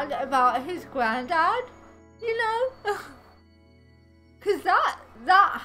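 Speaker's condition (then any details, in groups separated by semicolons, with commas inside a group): Cerebral palsy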